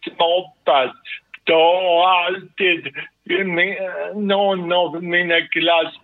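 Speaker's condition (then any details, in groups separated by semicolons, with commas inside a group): Cerebral palsy; considered a functional impairment not a disease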